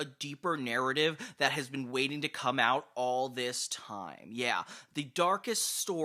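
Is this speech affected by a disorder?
No.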